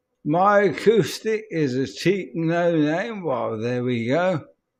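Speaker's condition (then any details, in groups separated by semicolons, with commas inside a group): ALS; speech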